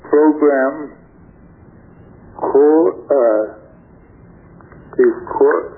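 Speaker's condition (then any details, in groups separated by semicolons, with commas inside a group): Stroke affecting throat muscles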